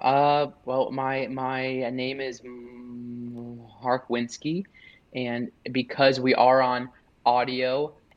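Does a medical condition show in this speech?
Yes: stuttering; onset at age 3-4, strong fear of speaking; openly stutters, self-advertises, past speech programs, support groups, self-help; broken-up speech at times; here repeated words, blocks.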